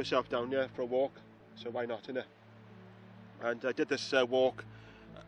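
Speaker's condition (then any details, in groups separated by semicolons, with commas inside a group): No condition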